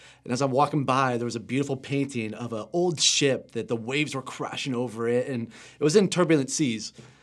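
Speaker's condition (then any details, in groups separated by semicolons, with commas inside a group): No condition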